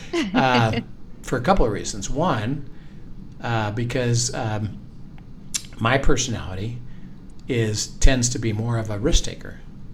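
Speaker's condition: No condition

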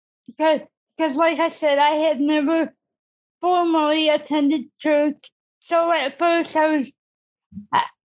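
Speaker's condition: Cerebral palsy; disability since childhood

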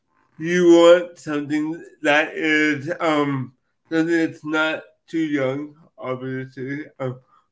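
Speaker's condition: Cerebral palsy; from birth

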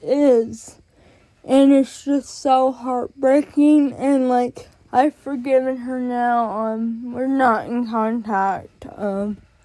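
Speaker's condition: Cerebral palsy; born addicted

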